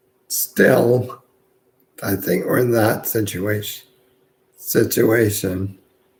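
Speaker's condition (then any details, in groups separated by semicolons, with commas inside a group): Multiple sclerosis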